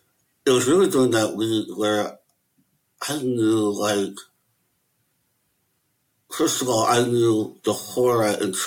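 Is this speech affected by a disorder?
Yes: Möbius syndrome; lifelong rare disability, no facial expressions, no facial nerve control, cannot smile or frown, affects hearing and eyesight; incomplete lip closure, certain letters hard to pronounce, not understood by everybody.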